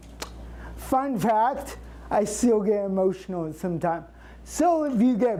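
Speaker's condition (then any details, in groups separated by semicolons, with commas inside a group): Cerebral palsy; since birth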